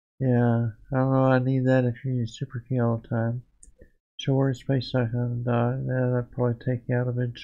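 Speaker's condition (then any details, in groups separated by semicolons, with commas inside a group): Parkinson's disease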